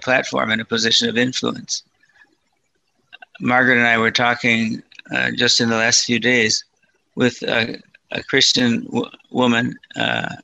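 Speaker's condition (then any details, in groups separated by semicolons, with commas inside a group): Parkinson's disease, mild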